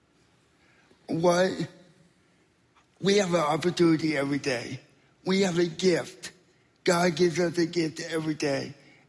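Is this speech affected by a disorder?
Yes: spastic quadriplegic cerebral palsy; neurological muscle stiffness limiting arm and leg mobility, diagnosed at 6 months, wheelchair user.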